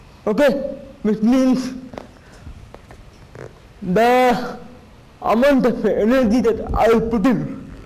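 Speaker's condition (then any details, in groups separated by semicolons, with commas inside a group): Cerebral palsy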